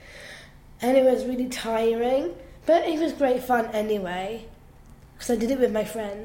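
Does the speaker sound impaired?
Yes: Down syndrome; down syndrome since birth.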